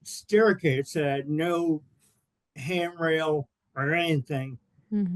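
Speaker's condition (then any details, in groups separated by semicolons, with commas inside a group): Cerebral palsy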